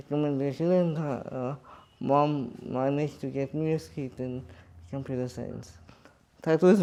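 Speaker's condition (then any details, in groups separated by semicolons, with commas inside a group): Cerebral palsy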